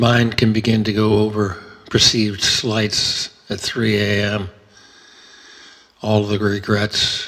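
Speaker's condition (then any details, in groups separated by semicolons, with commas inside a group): No condition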